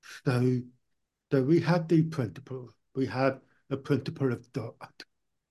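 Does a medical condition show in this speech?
Yes: profound deafness, born profoundly deaf, cochlear implant; cochlear implant about 20 years, hears nothing with implant off.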